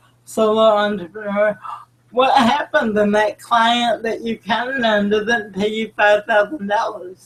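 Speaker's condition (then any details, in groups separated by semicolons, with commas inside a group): Cerebral palsy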